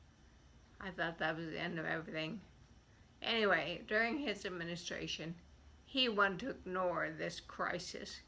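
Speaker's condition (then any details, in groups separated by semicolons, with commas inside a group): Multiple sclerosis; onset around age ten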